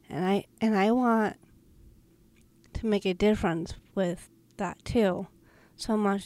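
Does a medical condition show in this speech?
Yes: Down syndrome; present since birth.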